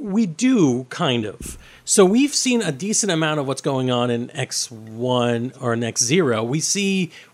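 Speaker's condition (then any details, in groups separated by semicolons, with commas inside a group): No condition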